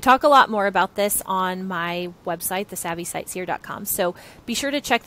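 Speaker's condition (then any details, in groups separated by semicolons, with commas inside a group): No condition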